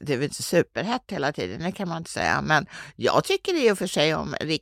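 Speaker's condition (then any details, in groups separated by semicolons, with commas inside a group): No condition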